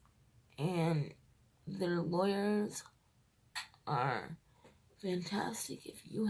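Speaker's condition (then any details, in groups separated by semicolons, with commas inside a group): Cerebral palsy, triplegia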